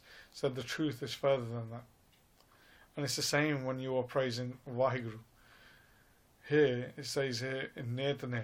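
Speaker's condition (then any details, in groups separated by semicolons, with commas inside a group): No condition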